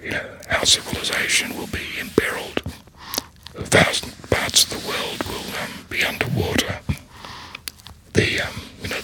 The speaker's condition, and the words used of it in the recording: Laryngectomy. Yeah, I mean, it's quiet because the larynx has been removed.